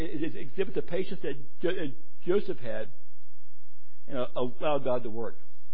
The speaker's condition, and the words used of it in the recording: Stuttering. Thing is, my speech, think it's an hour later too, so I get tireder.